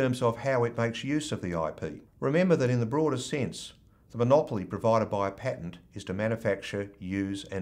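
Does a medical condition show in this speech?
No.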